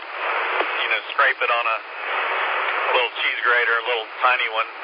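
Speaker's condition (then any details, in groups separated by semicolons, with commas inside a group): No condition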